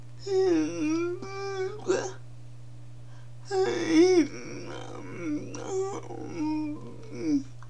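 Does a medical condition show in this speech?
Yes: cerebral palsy.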